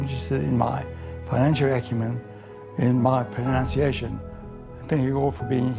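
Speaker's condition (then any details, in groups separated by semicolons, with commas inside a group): Parkinson's disease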